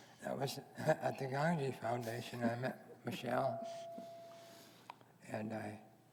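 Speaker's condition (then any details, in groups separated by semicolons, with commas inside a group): Head and neck cancer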